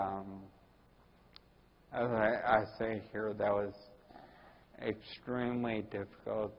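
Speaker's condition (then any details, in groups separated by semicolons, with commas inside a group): Ataxia; speech typical of the condition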